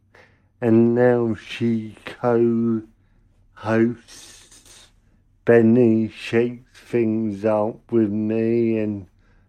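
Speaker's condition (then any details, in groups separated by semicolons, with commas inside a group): Cerebral palsy; congenital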